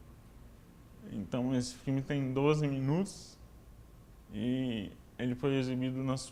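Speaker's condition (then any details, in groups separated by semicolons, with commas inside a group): Cerebral palsy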